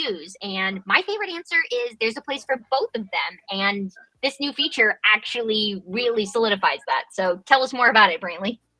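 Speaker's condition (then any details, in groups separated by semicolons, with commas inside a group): No condition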